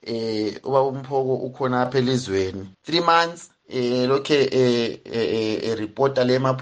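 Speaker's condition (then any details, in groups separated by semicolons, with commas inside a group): No condition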